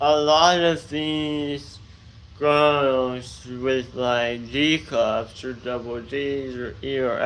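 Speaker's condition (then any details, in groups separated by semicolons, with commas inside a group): Tongue cancer surgery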